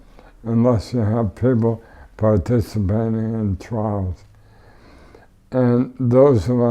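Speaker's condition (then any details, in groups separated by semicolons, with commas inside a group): ALS; tracheotomy, wheelchair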